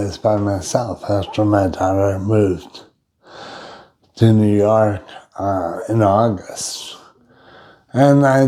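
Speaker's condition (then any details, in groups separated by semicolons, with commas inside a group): Brain injury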